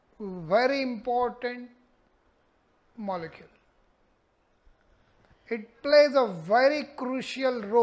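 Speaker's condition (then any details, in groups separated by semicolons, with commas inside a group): No condition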